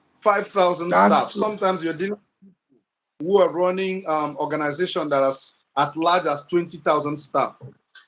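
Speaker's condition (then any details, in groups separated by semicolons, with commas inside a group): No condition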